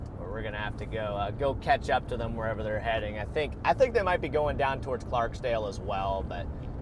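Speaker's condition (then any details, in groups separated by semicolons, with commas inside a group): No condition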